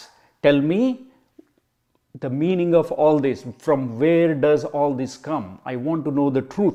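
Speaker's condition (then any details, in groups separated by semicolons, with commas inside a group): No condition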